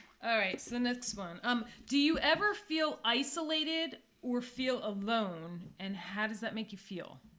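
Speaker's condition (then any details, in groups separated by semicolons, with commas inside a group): No condition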